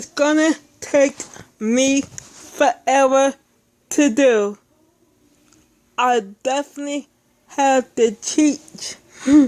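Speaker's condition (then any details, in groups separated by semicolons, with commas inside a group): Speech impairment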